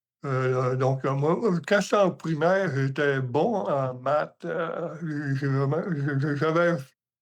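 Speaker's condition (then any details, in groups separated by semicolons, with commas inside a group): Hemiparalysis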